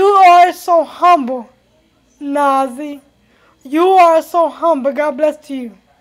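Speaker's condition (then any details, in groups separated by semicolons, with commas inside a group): Cerebral palsy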